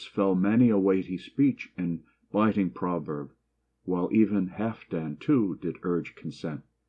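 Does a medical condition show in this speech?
No.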